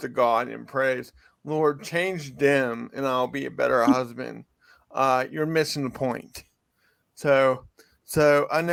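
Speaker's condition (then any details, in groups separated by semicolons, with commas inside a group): Cerebral palsy; from birth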